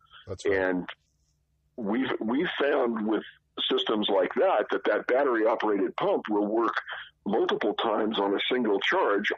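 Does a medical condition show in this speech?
No.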